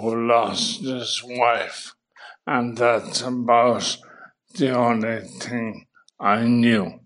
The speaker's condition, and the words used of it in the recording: ALS (motor neuron disease). And it is very frustrating when you meet people speech fatigue, I think it's called.